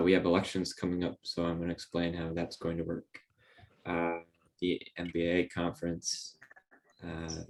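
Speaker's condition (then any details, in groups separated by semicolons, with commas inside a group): No condition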